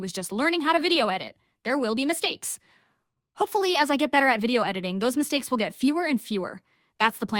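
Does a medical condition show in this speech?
No.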